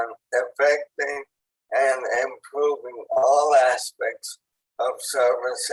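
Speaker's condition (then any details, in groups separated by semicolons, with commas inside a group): ALS; onset in hands and arms, tracheostomy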